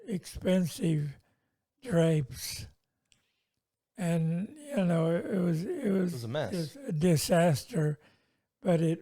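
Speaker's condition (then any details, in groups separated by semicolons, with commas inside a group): Multiple sclerosis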